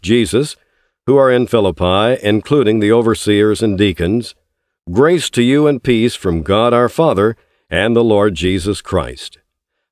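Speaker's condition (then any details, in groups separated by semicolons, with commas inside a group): No condition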